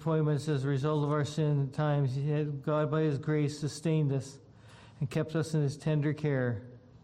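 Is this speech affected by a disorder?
Yes: Parkinson's disease; damaged brain area no longer produces dopamine.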